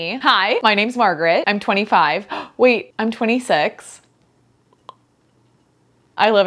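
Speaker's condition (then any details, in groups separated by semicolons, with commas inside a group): No condition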